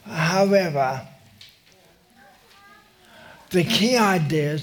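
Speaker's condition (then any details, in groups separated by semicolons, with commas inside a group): Motor neurone disease; motor neurone disease diagnosed at age 50, uses wheelchair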